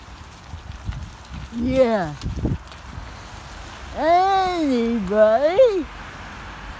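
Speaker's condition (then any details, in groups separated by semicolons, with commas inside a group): Cerebral palsy; spastic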